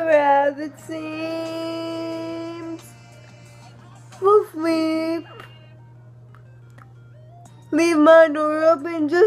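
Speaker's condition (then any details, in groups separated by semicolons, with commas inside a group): Cerebral palsy, dystonic hemiplegia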